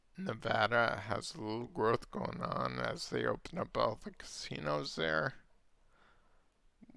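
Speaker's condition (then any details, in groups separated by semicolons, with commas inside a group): Multiple sclerosis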